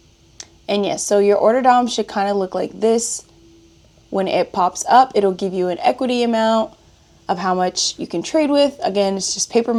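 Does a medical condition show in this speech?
No.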